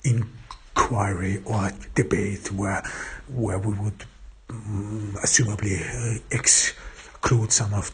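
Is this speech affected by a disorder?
Yes: stuttering; cause unknown, only one in family who stutters, german mother tongue, born in austria; stutters while recording, tries to handle it, tries not to stutter but cannot stop it; here repeated sounds, prolonged sounds, blocks.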